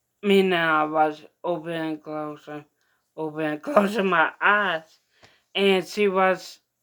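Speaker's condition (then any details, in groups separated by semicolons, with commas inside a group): Mild cerebral palsy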